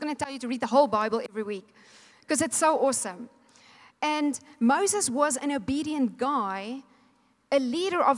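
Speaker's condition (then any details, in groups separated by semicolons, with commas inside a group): No condition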